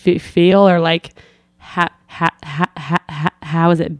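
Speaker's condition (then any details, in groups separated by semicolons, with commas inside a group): Stuttering; therapy over past 3 years: fluency shaping, stuttering modification, voluntary stuttering, subway talks with strangers; stuttering during recording, long repetitive stutter, pauses and takes a breath; big blocks, stops and exhales during blocks, often anticipates stutter before words; repeated sounds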